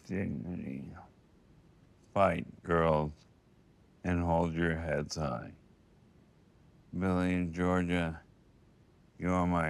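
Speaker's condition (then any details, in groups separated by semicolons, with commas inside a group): ALS; first symptom in one hand, likely bulbar form; died age 53, slowly progressive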